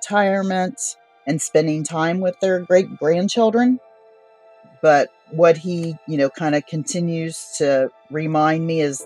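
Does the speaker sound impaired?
No.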